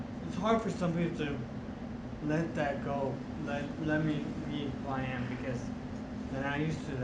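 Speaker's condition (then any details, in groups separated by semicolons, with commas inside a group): Traumatic brain injury; ataxia affecting balance, past powered wheelchair use; walking now; slurs a lot, speaks too fast, worse one-on-one, had speech therapy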